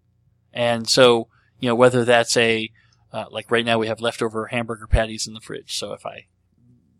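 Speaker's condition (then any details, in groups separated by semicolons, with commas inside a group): Cleft lip and palate; treated as a baby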